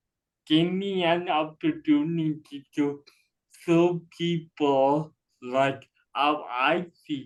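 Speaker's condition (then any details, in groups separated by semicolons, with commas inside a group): Cerebral palsy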